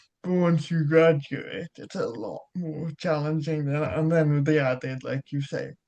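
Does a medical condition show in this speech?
Yes: cerebral palsy; childhood surgery.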